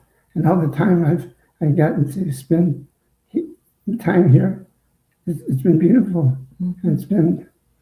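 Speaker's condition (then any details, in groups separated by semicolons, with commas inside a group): Parkinson's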